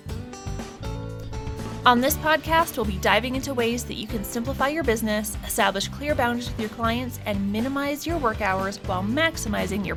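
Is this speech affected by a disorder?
No.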